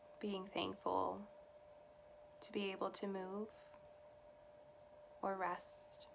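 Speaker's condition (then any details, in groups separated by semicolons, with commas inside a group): No condition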